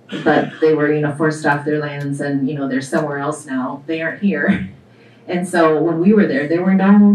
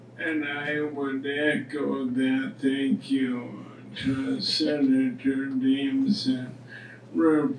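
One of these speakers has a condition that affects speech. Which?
The second: ALS; speech difficulty.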